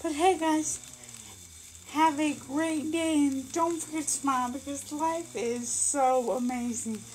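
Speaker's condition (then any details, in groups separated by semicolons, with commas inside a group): Brain injury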